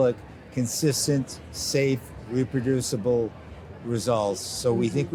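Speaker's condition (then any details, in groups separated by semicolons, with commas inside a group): No condition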